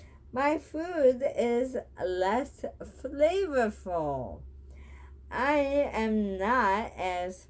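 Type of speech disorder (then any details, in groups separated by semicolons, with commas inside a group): Bulbar dysarthria; bulbar onset ALS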